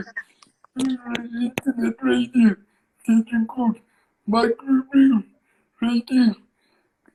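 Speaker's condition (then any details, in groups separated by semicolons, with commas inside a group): Cerebral palsy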